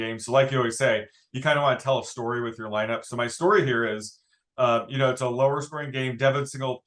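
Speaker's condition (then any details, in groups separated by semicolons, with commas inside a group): No condition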